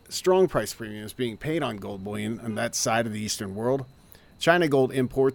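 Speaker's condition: No condition

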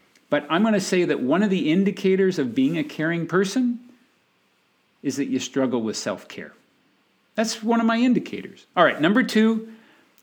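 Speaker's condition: No condition

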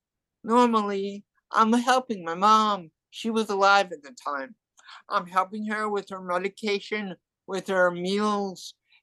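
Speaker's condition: Cerebral palsy and hearing loss; adult

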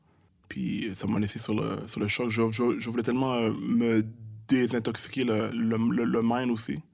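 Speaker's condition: Stuttering; childhood-onset stuttering, thought autistic as young child, spoke Creole, English and French mixed, fluent when rapping since teens; stutters in conversation, strings syllables together very fast without stopping or tripping; repeated sounds, repeated words

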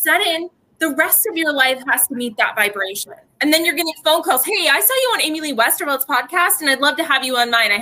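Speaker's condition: No condition

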